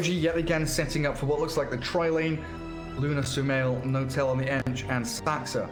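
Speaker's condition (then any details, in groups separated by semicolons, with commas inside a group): No condition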